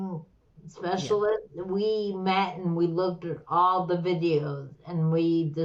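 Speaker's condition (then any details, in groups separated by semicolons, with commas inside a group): Slurred speech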